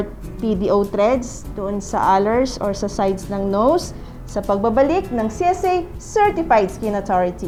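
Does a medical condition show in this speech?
No.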